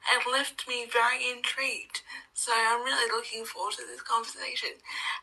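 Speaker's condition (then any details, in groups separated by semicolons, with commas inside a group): Cerebral palsy; wheelchair user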